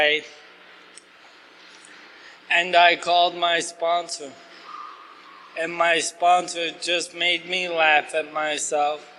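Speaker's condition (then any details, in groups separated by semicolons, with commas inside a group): ALS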